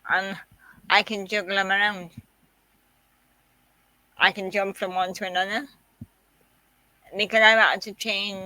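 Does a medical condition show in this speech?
Yes: quadriplegic cerebral palsy.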